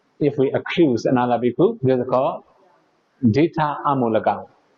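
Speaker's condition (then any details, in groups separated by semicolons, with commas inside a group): No condition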